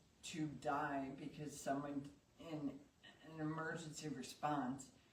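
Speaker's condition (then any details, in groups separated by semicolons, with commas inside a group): ALS; cannot speak or breathe lying flat, still able to speak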